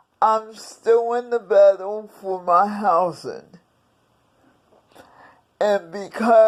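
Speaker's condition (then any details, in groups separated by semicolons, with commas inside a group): Cerebral palsy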